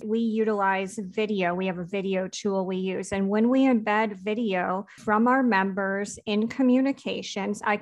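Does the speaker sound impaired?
Yes: cleft palate; congenital cleft palate, surgeries from early childhood through adolescence, full cleft revisions, ear tubes in and out; hearing retained, predicted deafness by around age two did not occur; speech, breathing and swallowing issues in childhood, speech therapy until about adolescence.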